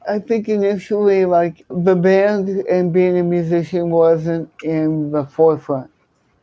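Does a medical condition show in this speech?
Yes: cerebral palsy, hemiplegia.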